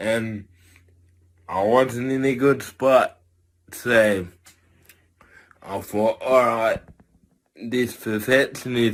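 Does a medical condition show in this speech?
Yes: cerebral palsy; from birth, tight muscles.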